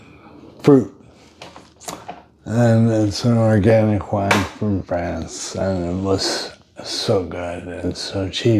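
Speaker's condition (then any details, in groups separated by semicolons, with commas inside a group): Brain injury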